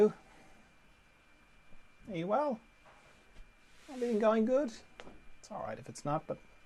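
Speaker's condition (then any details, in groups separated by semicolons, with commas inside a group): No condition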